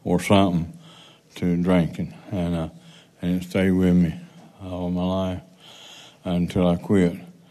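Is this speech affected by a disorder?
Yes: Parkinson's; speaking seated instead of at podium because of fall risk.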